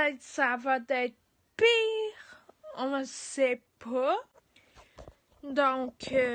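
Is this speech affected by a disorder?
Yes: ataxia; degenerative; physiotherapy.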